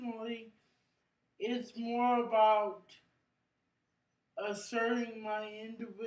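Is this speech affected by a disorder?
Yes: cerebral palsy; brain injury.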